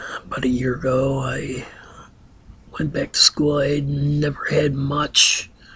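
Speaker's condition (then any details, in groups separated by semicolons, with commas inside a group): Ataxia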